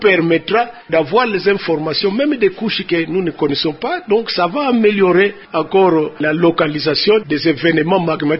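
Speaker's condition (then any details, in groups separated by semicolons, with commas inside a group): No condition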